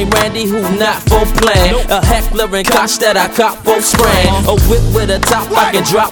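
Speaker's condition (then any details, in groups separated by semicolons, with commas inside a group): No condition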